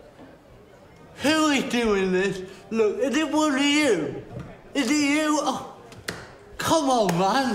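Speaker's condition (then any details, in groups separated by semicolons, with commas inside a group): Cerebral palsy; from birth; speech possibly hard to understand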